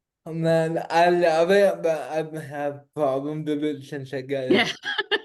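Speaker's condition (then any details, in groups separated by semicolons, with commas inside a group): Cerebral palsy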